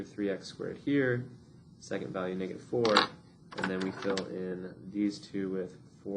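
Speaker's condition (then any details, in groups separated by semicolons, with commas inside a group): No condition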